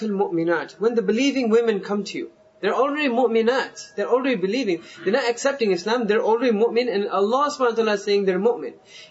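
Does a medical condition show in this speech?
No.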